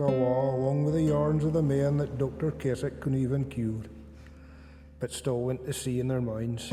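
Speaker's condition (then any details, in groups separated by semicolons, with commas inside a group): No condition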